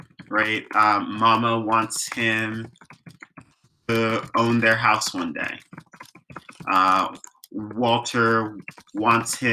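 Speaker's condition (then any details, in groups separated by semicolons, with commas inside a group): No condition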